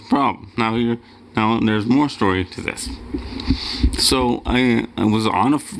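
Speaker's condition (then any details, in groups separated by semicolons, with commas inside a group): Cerebral palsy; wheelchair user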